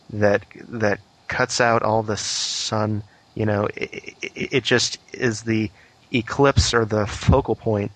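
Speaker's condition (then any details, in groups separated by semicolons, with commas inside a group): Stuttering; long concealed before coming out about it, now openly acknowledged; repeated words, blocks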